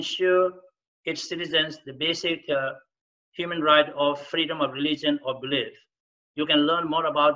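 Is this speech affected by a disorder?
No.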